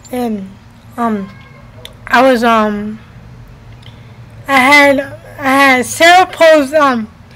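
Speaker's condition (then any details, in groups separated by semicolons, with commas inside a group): Cerebral palsy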